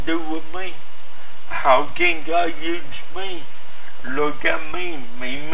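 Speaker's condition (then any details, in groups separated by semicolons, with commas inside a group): Cerebral palsy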